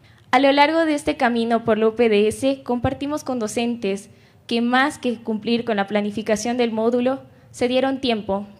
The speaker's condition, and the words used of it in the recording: No condition.